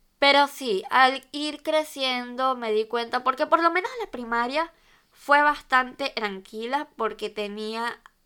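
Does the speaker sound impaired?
Yes: cleft lip and palate; congenital cleft lip and cleft palate, two operations, Operación Sonrisa credited, visible lip scar, altered nose shape.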